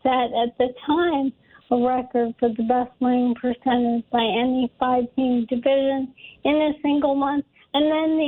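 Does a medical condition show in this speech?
Yes: ALS; diagnosis announced last year ahead of postseason.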